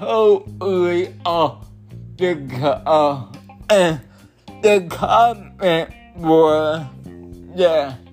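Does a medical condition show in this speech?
Yes: cerebral palsy.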